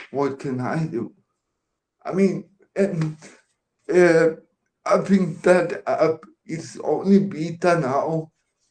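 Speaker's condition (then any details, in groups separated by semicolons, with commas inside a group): Cerebral palsy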